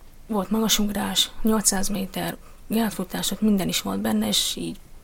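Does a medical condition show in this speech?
Yes: deafness; cochlear implant 2.5.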